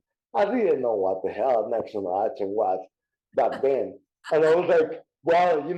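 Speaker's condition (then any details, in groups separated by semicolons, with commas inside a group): Cerebral palsy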